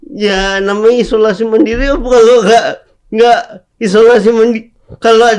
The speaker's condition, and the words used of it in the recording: Cerebral palsy. Aduh ngomongnya susah.